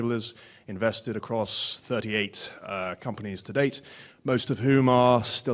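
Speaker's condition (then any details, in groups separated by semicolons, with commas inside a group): No condition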